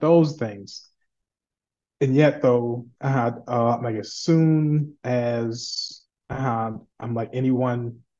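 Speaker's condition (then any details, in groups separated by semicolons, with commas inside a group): Stuttering; stutter since childhood, severe in youth, older brother also stuttered, past stuttering therapy; no longer in therapy, open about stuttering; stuttered a lot in job interviews, missed job opportunities; prolonged sounds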